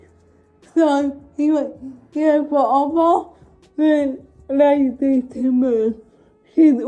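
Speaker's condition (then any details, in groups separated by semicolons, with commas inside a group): Cerebral palsy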